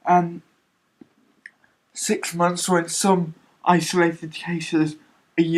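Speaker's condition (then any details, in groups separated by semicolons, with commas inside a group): Cerebral palsy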